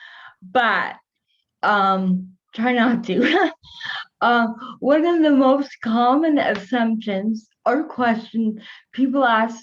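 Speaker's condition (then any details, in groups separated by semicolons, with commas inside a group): Cerebral palsy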